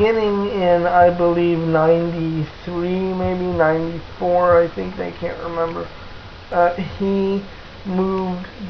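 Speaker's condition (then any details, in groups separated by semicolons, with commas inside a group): Cerebral palsy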